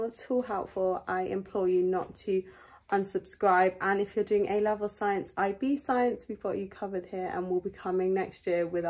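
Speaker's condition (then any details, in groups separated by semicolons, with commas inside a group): No condition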